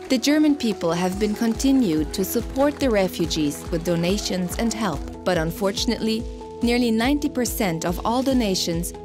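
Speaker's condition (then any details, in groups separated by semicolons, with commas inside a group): No condition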